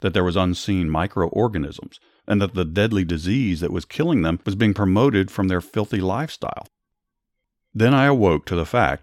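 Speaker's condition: No condition

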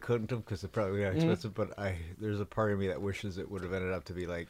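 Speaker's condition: No condition

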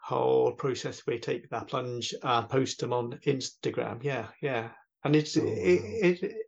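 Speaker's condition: Stammering; talks with a stammer; repeated sounds

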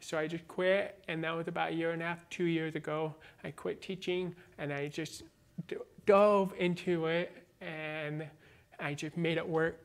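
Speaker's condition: Born deaf, cochlear implant, congenital

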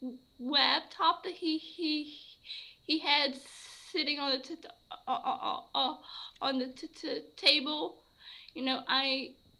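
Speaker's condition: Stuttering; stuttered a lot while talking to coffee shop staff; repeated sounds, prolonged sounds, blocks

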